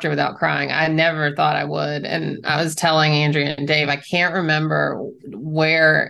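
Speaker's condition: No condition

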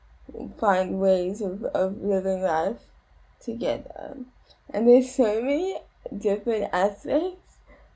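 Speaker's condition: Cerebral palsy; age 29

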